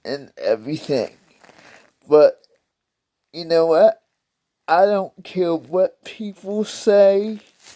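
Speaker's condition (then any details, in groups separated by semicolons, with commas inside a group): Cerebral palsy; several unnoticed strokes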